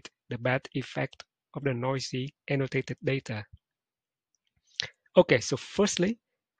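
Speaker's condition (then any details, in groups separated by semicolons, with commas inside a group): No condition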